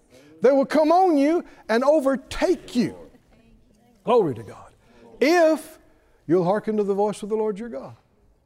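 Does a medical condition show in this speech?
No.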